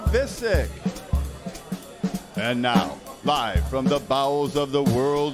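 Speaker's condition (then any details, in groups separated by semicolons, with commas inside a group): No condition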